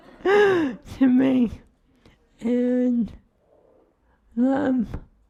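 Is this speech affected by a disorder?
Yes: ALS; feeding device implanted after losing ability to eat; 7 years; cannot eat.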